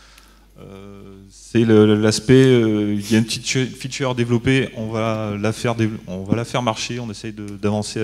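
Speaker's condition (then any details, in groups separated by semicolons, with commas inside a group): No condition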